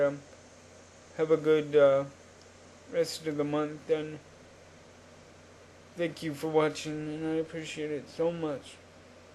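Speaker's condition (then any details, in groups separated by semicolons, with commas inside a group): Cerebral palsy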